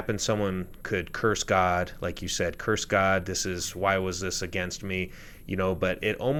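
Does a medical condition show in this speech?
No.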